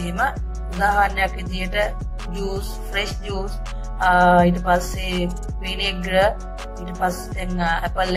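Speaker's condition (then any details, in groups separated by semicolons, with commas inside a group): No condition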